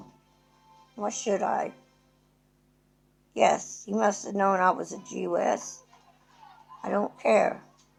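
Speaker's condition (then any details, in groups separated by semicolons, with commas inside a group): Cerebral palsy; present from birth, arthritic hips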